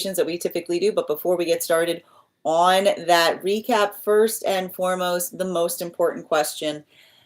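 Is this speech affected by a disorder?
No.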